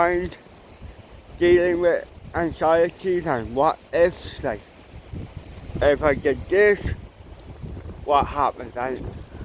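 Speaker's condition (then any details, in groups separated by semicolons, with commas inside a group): Cerebral palsy; mild, ataxic type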